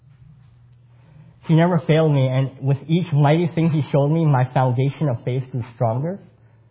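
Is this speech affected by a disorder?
Yes: cleft palate; congenital cleft palate.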